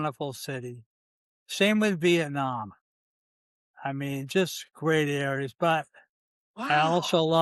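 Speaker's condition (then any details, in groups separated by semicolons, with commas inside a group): ALS; ALS, limb onset in fingers, hereditary C9 mutation; third or fourth year, middle stage, slow progression, spreading bulbar; still talks, early bulbar throat involvement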